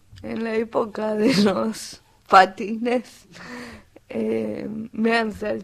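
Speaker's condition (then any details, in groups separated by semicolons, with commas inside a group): Cerebral palsy; acquired language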